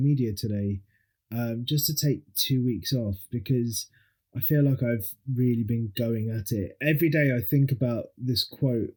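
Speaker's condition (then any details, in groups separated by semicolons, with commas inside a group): No condition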